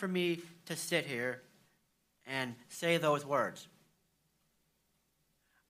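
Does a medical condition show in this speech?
Yes: Down syndrome; intellectual disability, processes information more slowly; recorded testimony to Congress, played as video clip.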